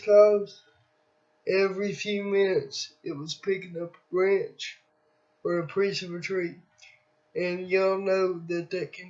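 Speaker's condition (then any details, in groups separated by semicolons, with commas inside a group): Cerebral palsy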